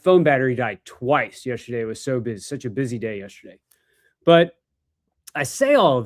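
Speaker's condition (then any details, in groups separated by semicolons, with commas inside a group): No condition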